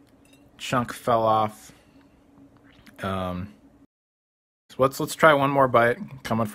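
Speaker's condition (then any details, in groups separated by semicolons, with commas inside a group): No condition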